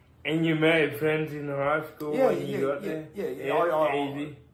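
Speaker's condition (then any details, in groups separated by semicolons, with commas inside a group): Cerebral palsy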